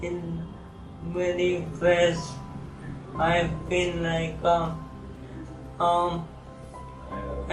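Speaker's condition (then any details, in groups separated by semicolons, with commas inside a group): ALS; abnormal gait, gross and fine motor impairment; diagnosed at age 21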